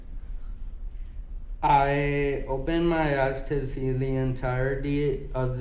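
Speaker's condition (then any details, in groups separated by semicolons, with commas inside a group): Cerebral palsy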